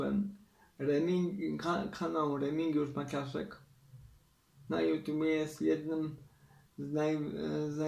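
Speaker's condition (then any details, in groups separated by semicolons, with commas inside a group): Cerebral palsy; uses wheelchair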